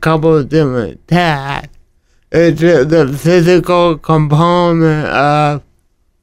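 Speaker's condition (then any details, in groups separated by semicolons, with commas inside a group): Cerebral palsy; talking affected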